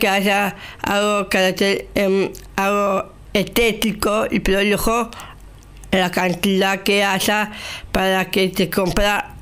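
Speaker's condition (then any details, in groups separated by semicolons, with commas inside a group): Down syndrome; age 35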